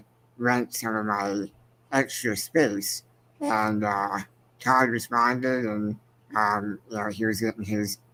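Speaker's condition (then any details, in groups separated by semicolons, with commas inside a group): Spinal muscular atrophy; progressive, wheelchair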